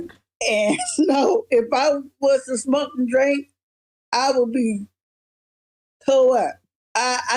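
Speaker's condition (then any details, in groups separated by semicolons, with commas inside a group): Cerebral palsy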